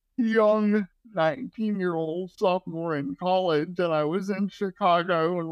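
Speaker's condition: Cerebral palsy

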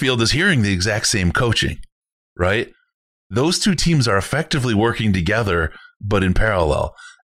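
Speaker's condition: No condition

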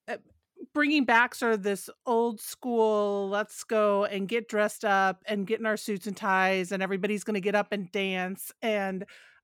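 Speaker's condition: No condition

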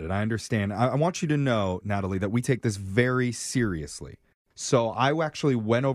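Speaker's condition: No condition

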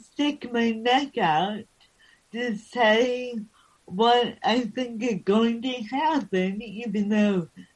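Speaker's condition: Cerebral palsy

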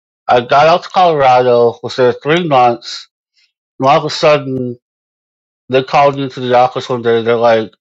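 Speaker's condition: Moebius syndrome; congenital

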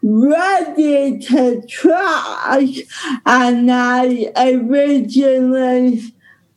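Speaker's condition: Ataxic cerebral palsy; stuck during delivery

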